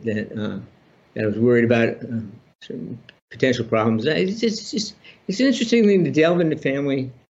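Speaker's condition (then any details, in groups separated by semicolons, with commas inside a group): Parkinson's disease; Parkinson's about 30 years, benign spinal tumor removed in 6-hour surgery at Johns Hopkins, relearned walking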